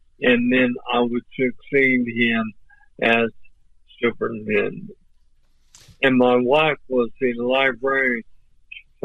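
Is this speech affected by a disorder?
Yes: ALS; voice off but clear and understandable.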